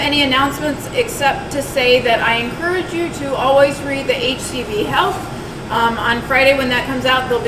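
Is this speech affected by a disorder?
No.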